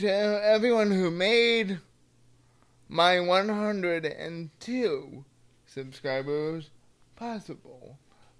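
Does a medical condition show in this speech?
Yes: cerebral palsy.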